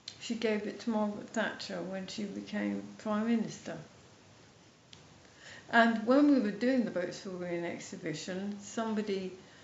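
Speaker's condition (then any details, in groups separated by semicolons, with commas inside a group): MND, mild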